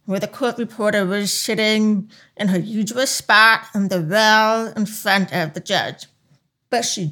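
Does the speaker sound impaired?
Yes: profound hearing loss; profound hearing loss since childhood, hearing aids worn since childhood; deaf accent, speech sounds like a perpetual cold, listeners may need repetition to understand.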